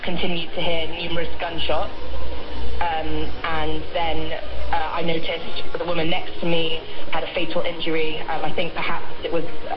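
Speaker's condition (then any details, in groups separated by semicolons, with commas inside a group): No condition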